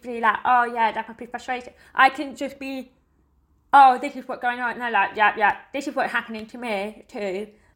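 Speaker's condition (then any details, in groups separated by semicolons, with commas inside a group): Deafness; uses sign language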